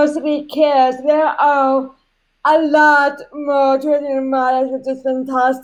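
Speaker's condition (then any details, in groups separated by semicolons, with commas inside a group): Cerebral palsy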